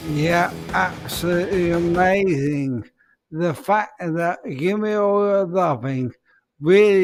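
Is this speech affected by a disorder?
Yes: ALS; speech.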